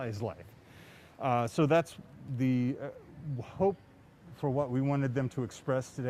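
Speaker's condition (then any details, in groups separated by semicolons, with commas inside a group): No condition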